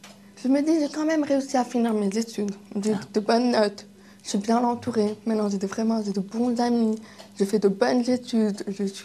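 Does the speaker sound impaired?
Yes: deafness, acquired deafness, kidney-disease related; kidney disease from age 1.5 damaged ears, progressive loss, hearing aids, left ear deaf at 20; cochlear implant as cochlear nerve died, hears interviewer, lip reading in groups.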